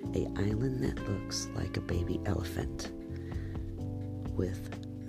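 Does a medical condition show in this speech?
No.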